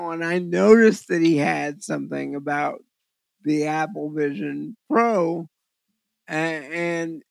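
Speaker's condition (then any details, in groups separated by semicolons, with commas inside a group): Cerebral palsy; visual focusing difficulty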